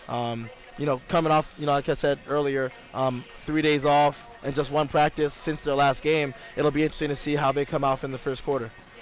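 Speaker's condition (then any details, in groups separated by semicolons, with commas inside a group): No condition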